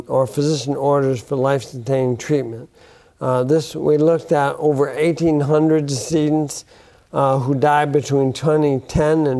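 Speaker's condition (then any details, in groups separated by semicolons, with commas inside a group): Bulbar onset ALS; affects speech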